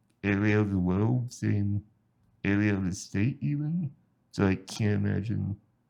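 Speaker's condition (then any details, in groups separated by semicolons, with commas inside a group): Spinal muscular atrophy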